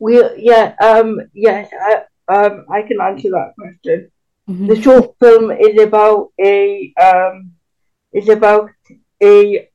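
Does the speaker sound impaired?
Yes: cerebral palsy; can walk but with limits.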